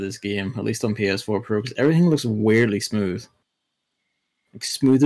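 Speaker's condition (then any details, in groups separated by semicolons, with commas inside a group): No condition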